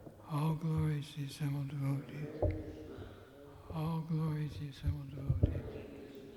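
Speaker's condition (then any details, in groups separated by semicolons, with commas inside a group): Parkinson's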